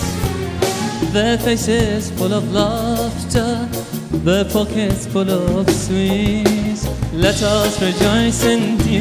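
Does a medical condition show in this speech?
No.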